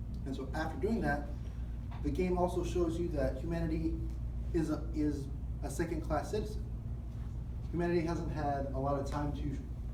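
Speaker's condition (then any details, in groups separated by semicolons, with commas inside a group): No condition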